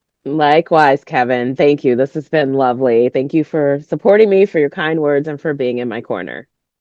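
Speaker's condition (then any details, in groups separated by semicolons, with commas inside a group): No condition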